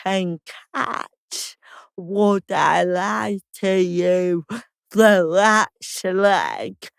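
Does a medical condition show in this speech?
Yes: cerebral palsy; slow speech.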